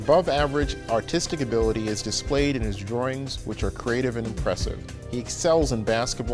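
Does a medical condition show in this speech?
No.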